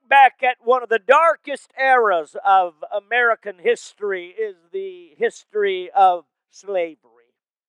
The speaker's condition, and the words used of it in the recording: No condition.